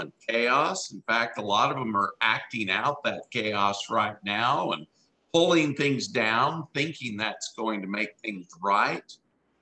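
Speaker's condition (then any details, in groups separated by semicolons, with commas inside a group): No condition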